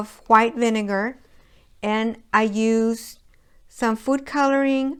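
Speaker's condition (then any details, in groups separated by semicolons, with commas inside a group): No condition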